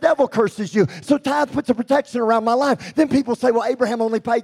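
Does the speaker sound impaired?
Yes: cleft lip and palate; congenital, present from birth; expected never to be able to speak.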